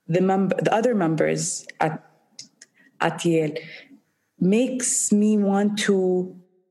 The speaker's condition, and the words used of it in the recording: Stuttering. And that's when I realized that I have control over my stutter.